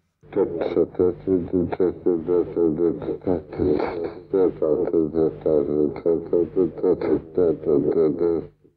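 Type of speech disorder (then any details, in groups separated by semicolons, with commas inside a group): Ataxic dysarthria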